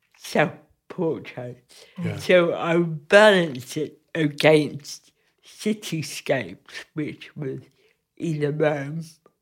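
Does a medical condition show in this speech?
Yes: cerebral palsy; affects physical movement when making art.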